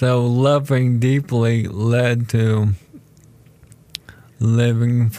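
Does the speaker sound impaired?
Yes: ALS; told condition is terminal.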